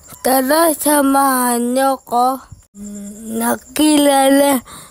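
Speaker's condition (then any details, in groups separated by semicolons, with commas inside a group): Cerebral palsy; affects hands, cannot write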